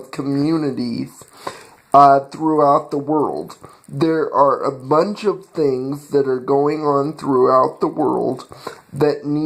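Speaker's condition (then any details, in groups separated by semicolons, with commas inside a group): Cerebral palsy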